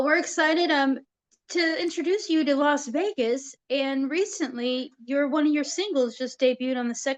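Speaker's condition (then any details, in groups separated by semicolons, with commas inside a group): No condition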